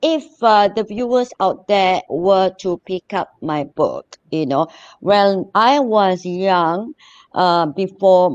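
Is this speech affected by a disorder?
Yes: cleft lip and palate; congenital cleft lip and palate splitting into nose, 8 to 10 surgeries from 3 months to age 30; born with speech impediment from palate break, about 1 to 1.5 years speech therapy.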